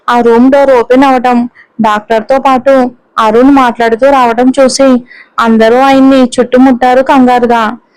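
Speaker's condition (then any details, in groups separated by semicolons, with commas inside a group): No condition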